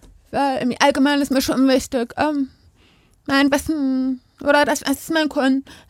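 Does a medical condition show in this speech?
Yes: deafness; not deaf from birth, attended hearing school, spoken first language, later learned sign language; lip-reads hosts without interpreter, cannot hear podcast, wears Zupack bass backpack at home; speaks and signs, bilingual, hearing people forget deafness because speaks.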